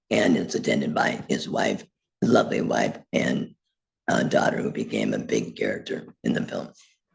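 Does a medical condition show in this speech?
Yes: laryngectomy; several years post surgery.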